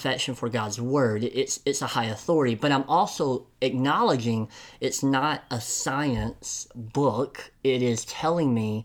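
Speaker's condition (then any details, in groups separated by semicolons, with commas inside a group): Cleft lip and palate; congenital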